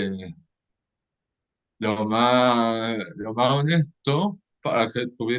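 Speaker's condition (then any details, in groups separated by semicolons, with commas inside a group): Cerebral palsy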